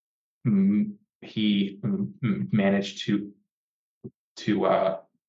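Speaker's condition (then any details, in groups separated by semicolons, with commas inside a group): Stutter; onset in early childhood, worsened markedly at puberty, family history: uncle, cousin, grandfather, two younger brothers; mostly blocks, more severe than brother's, no stuttering when talking only to himself or reflexively; repeated sounds, blocks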